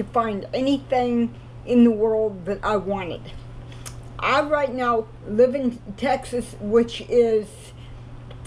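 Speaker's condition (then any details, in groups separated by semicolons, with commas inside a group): Cerebral palsy; cannot walk, crawls to get around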